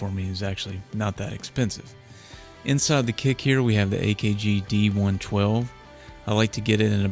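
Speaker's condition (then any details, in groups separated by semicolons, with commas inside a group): No condition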